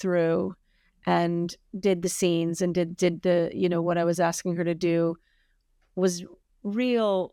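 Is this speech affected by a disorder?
No.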